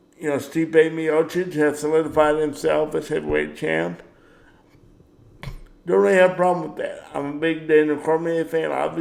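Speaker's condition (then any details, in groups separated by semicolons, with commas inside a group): Cerebral palsy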